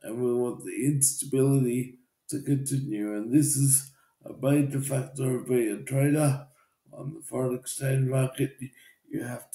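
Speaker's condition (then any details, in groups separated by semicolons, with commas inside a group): Cerebral palsy; uses wheelchair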